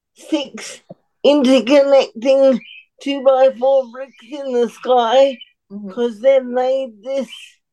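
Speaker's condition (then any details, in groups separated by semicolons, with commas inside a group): Cerebral palsy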